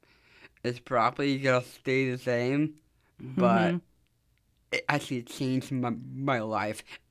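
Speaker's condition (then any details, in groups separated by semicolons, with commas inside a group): Down syndrome; speaking live on radio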